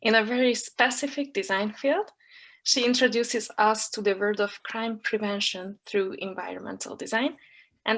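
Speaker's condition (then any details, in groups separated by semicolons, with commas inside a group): No condition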